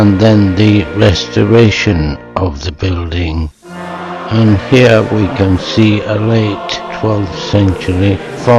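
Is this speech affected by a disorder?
Yes: motor neuron disease.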